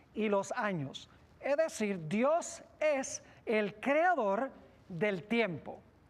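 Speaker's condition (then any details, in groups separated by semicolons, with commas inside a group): No condition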